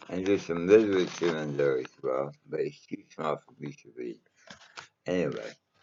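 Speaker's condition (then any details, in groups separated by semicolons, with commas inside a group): Mouth cancer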